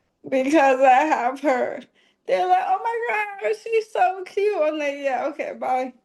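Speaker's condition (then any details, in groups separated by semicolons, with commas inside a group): ALS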